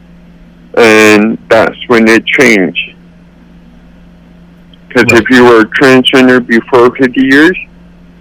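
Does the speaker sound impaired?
Yes: cerebral palsy; declined voice surgery due to risk of losing speech.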